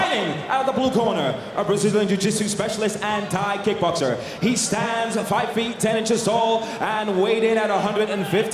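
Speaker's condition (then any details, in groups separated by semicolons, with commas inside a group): No condition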